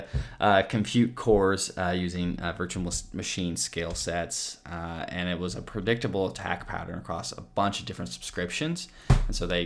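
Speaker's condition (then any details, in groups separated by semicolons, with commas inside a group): No condition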